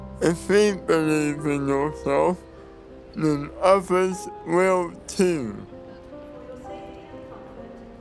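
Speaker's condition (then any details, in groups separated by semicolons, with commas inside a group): Cerebral palsy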